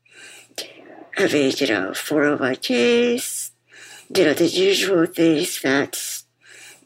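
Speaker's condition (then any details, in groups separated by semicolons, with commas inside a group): Muscular dystrophy; uses wheelchair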